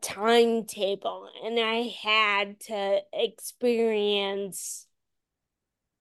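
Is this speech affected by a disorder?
Yes: Friedreich's ataxia; voice worsened, cadence and slurring getting worse.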